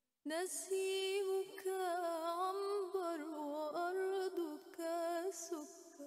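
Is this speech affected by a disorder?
No.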